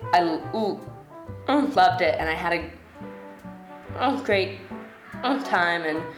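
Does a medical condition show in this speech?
Yes: stutter; stutter since childhood, avoided oral communication in earlier life; speaks with audible stutter in this recording; often stutters over own name, listeners think name forgotten, listeners may need time to adjust; here repeated sounds, prolonged sounds.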